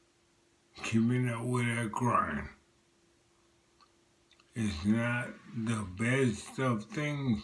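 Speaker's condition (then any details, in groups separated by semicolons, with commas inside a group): Multiple sclerosis; affects left side and voice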